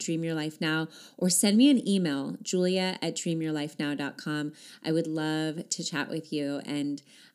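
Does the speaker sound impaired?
No.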